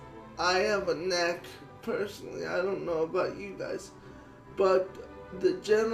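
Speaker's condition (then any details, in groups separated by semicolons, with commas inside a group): Cerebral palsy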